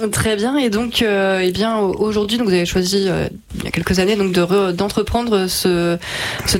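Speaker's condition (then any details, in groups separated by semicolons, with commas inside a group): No condition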